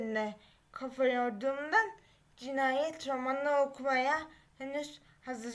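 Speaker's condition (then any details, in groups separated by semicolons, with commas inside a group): Cerebral palsy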